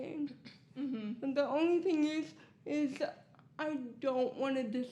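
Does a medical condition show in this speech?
Yes: cerebral palsy.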